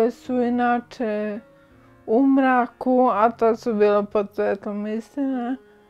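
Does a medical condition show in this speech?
Yes: Friedreich's ataxia; onset age nine, about eighteen years since onset.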